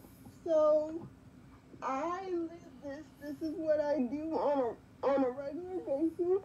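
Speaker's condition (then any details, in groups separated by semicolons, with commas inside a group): Quadriplegic cerebral palsy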